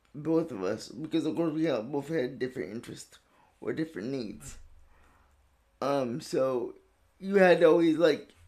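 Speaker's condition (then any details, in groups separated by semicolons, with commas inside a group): Cerebral palsy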